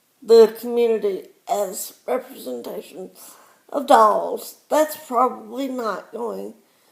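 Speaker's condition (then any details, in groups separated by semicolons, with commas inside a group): Cerebral palsy; predicted at birth to probably not speak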